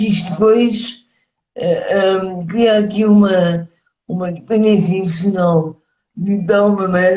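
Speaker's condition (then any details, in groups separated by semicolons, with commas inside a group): Cerebral palsy; mainly motor disability; speech affected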